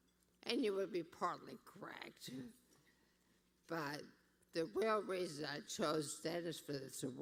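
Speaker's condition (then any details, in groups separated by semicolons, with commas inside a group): Brain injury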